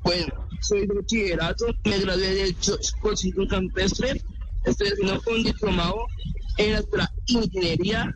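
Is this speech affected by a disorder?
Yes: Down syndrome; frequent word and phrase repetitions, fillers, hesitations, fragmented sentences.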